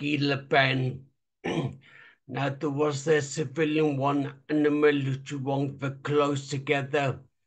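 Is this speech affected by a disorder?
Yes: traumatic brain injury.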